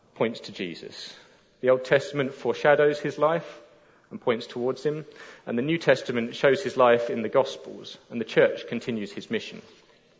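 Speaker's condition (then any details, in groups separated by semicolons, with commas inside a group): No condition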